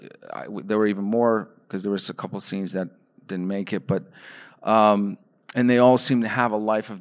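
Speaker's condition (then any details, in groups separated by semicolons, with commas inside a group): No condition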